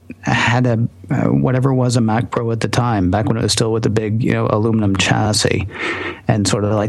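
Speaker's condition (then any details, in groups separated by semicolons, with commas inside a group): No condition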